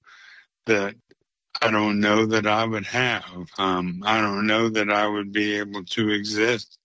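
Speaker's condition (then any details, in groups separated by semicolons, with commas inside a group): ALS; slower progression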